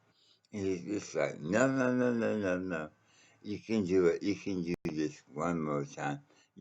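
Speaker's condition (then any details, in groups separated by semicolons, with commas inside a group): Mouth cancer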